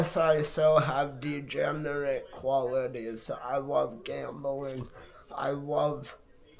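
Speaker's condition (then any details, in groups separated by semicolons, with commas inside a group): Multiple sclerosis; affects hands and left arm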